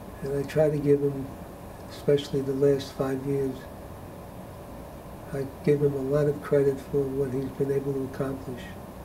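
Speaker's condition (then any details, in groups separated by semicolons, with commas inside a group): Dementia, moderate; intermediate stage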